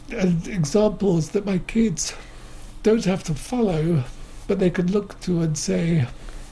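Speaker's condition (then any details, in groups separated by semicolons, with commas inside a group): Motor neuron disease; wheelchair user, breathing tube, phlegm cleared from throat, assistant and computer needed; still able to speak, lack of breath, swallowing easily goes the wrong way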